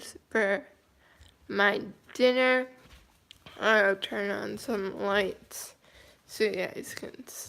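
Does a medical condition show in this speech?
Yes: cerebral palsy, mild.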